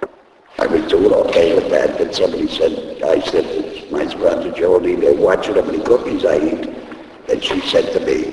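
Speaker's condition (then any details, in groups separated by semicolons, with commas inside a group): Laryngectomy; voice first lost at racetrack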